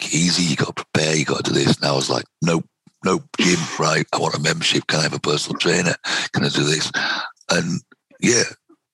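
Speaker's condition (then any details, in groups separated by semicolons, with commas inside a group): Vocal cord cancer, head and neck cancer, right vocal cord; right vocal cord carcinoma, stage three, 50 mm tumour, onset about 51, debulked not excised, chemoradiotherapy; normal voice kept, earlier voice croaky, weak, vanishing, breathing restricted, night choking, difficult intubation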